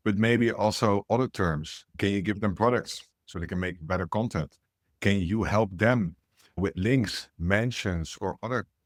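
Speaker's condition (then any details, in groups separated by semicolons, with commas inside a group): No condition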